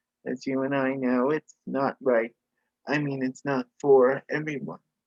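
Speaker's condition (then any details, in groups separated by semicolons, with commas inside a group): Cerebral palsy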